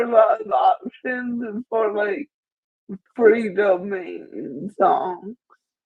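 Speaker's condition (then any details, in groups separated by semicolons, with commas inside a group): Cerebral palsy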